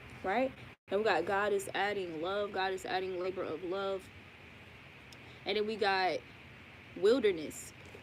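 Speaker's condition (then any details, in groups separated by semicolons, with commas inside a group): No condition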